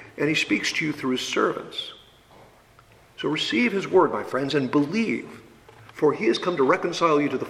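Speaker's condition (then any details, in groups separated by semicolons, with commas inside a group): No condition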